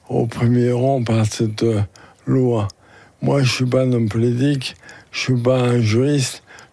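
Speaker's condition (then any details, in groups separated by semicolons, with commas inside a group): Charcot disease (ALS); aged 66, lost use of legs, arms and hands, life expectancy given as 1 to 3 years; expects to lose voice within days or weeks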